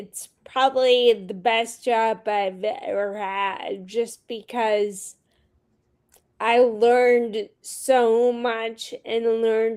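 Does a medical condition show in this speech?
Yes: Friedreich's ataxia; handwriting and speech.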